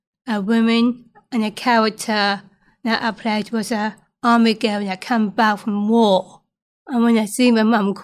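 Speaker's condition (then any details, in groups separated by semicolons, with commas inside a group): Down syndrome; from birth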